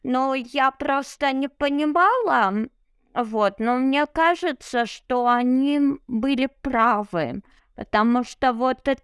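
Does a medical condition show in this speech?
Yes: cerebral palsy; no wheelchair.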